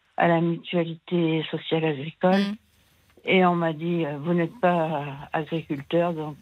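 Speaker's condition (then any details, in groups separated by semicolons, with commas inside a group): Parkinson's disease; onset age 53 with fine thumb-index tremor, deep brain stimulation electrodes, rechargeable stimulator box above chest; ill 20 years, surgery nearly 10 years ago, few tremors, walking difficulty, arthritis, disabled 18 months; some difficulty speaking, host offers help and explains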